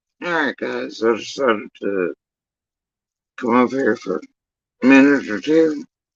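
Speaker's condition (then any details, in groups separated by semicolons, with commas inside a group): Facial paralysis after surgery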